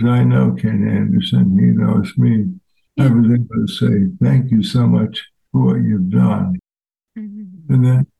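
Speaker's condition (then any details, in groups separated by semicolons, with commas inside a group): ALS; fatal progressive disease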